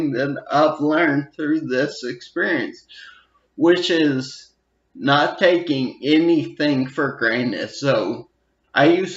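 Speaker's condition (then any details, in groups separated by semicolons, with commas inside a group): Non-traumatic brain injury (abscess)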